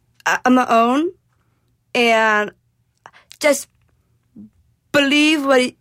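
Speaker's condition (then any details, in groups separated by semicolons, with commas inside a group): Down syndrome; described as speaking eloquently, speaks publicly on Special Olympics' behalf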